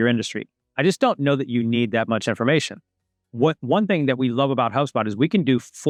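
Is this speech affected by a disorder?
No.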